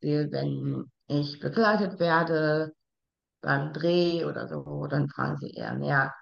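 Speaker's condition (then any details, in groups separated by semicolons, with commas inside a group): Down syndrome; BUK signing-supported communication used heavily in early childhood through family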